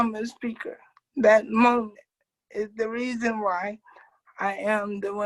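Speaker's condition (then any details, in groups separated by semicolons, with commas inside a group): Cerebral palsy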